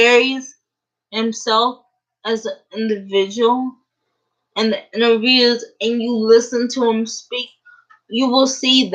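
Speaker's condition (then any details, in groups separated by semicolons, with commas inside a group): Cerebral palsy; uses a wheelchair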